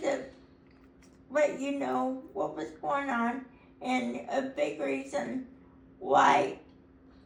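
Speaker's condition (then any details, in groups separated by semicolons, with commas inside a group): Cerebral palsy; able to talk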